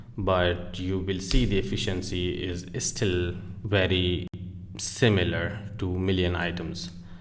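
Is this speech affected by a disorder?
No.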